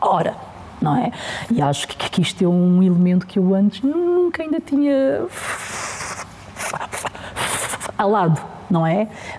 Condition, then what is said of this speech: Stuttering. É óbvio que eu me esforço para não gaguejar imensamente, eu me esforço para ter maior eficácia na minha comunicação e por ali fora